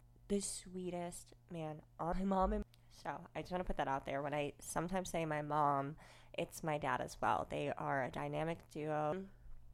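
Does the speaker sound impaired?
Yes: cleft lip and palate; unilateral left-sided, congenital, nasal passage through lip and palate, lip adhesion at 16 weeks, childhood hospitalizations, dental impressions.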